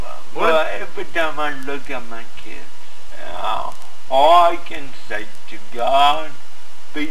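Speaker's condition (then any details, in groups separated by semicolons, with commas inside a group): Cerebral palsy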